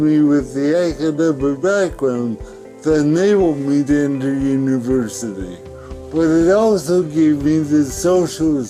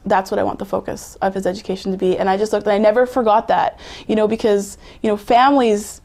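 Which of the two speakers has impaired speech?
The first: cerebral palsy; present from birth; years of speech therapy, often misunderstood, breath and articulation effortful.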